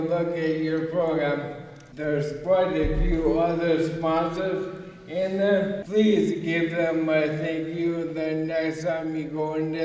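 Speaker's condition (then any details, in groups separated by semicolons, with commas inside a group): ALS; about two years since diagnosis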